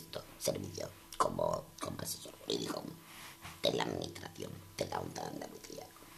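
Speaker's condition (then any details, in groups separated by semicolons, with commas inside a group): Total laryngectomy; laryngeal cancer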